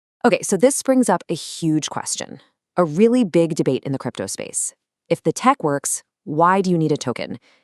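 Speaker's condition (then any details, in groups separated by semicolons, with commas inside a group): No condition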